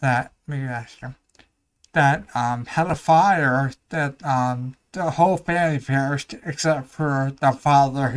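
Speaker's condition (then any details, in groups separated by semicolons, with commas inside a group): Ataxia; may slur speech, may sound drunk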